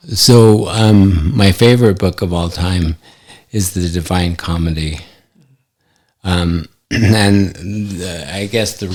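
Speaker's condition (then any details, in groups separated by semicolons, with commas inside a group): ALS; affects hand function; recently diagnosed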